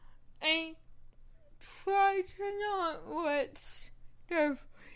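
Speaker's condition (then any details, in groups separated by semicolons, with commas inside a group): Cerebral palsy; working with speech therapist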